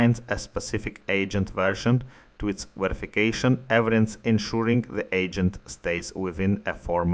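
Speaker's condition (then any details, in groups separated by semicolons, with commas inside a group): No condition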